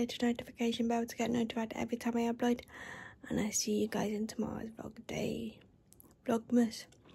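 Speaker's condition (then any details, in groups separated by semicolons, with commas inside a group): Cerebral palsy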